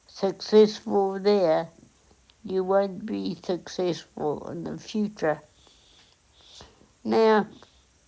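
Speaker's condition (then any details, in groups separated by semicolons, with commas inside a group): Cerebral palsy; onset at 8 days old; lifelong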